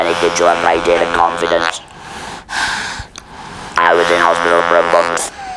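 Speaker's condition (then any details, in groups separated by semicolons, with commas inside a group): Laryngeal cancer with laryngectomy; laryngeal squamous cell carcinoma, laryngectomy; chemotherapy, radiotherapy, repeated surgery; lost speech after operation, speech therapy, slower speech clearer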